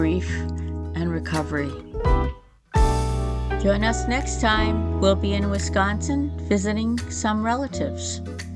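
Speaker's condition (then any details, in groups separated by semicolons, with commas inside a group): No condition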